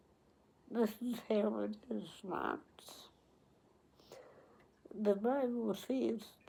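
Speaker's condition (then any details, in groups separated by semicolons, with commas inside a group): Cerebral palsy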